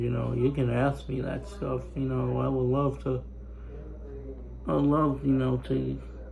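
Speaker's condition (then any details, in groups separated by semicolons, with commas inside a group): Spastic cerebral palsy; able to talk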